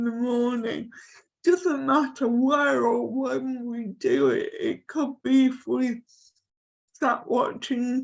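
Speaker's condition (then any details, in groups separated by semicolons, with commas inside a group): Cerebral palsy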